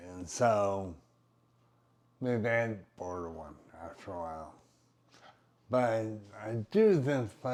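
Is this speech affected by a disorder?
Yes: brain injury.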